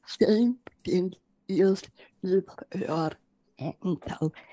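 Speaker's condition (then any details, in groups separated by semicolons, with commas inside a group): Generalized dystonia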